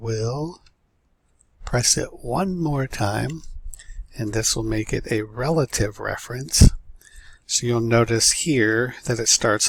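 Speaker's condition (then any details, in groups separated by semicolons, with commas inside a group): No condition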